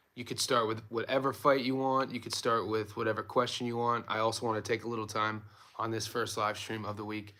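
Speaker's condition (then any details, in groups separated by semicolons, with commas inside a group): No condition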